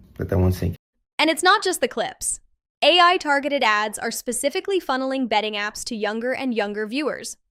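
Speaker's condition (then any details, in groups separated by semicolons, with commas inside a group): No condition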